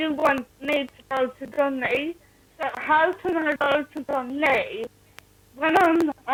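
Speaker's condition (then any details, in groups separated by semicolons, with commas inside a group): Cerebral palsy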